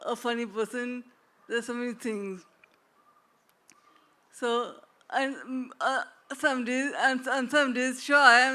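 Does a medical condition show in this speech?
Yes: traumatic brain injury.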